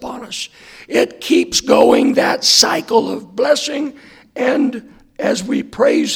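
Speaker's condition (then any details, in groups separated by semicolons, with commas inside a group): Hoarseness after vocal cord surgery; hoarse voice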